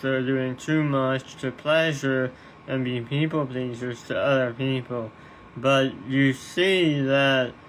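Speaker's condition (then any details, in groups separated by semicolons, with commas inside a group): Tongue cancer surgery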